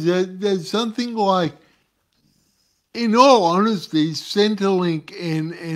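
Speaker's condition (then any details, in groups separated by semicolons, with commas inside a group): Cerebral palsy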